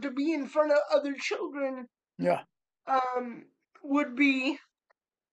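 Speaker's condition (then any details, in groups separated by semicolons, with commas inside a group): Cerebral palsy; spastic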